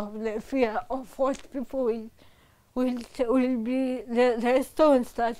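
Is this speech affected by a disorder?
Yes: cerebral palsy; from birth.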